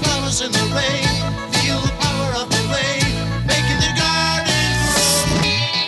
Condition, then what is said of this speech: No condition.